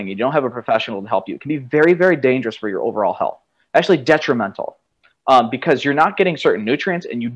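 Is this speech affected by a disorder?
No.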